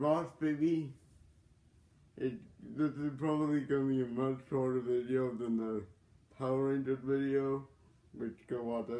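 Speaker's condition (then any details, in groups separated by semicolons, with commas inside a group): Cerebral palsy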